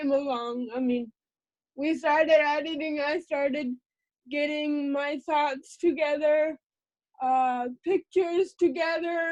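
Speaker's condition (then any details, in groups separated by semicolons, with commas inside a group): Cerebral palsy; lifelong, uses voice dictation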